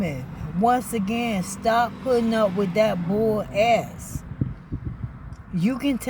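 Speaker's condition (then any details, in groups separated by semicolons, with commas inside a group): ALS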